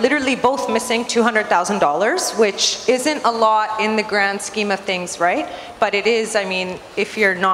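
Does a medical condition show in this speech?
No.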